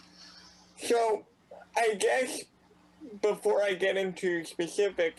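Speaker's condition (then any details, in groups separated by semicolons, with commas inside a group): Cerebral palsy; from birth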